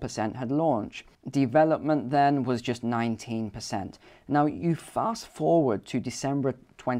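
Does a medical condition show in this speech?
No.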